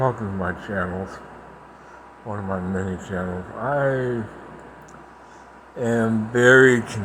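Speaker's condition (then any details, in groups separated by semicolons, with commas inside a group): Parkinson's; speech impediment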